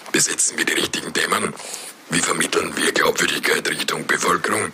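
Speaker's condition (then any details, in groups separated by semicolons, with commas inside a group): Voice prosthesis; new voice prosthesis, speaking with it in ORF summer interview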